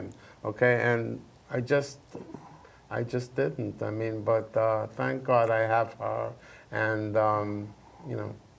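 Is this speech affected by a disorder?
No.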